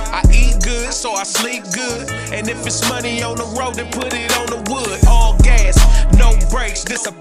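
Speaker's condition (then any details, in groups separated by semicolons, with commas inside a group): No condition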